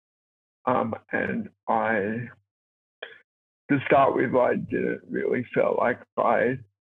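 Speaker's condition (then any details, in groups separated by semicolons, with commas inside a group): Cerebral palsy; born two months premature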